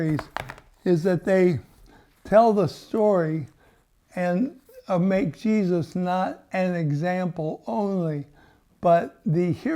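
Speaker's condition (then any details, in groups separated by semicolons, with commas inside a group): ALS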